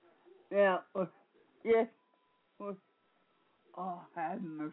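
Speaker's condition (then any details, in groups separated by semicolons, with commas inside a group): Speech impediment; voice affected by disability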